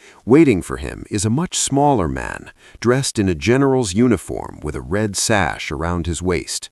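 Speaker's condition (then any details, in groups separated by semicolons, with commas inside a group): No condition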